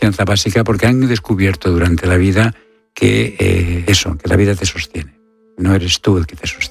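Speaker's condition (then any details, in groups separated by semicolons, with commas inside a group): No condition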